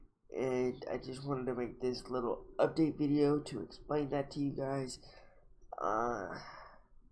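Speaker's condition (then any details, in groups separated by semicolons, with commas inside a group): Cerebral palsy, mild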